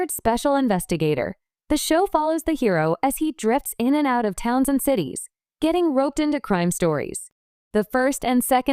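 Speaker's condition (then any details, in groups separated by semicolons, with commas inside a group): No condition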